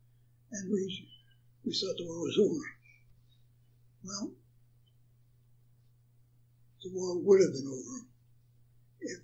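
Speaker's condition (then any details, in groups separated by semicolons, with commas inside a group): Parkinson's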